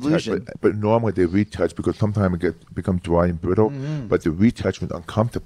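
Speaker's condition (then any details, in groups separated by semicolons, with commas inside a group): Hearing loss; about 75% hearing loss from close to birth; left ear surgery about 5 years ago, no hearing aid in left ear now, hears much better; severe speech impediment since childhood, very monotone speech, studied phonetics for inflection, improved over years, new york accent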